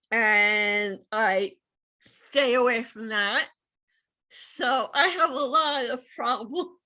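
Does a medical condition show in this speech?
Yes: cerebral palsy.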